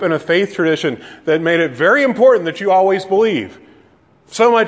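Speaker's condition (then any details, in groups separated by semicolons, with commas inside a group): No condition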